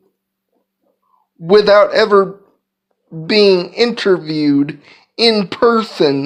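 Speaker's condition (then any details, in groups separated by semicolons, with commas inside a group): Cerebral palsy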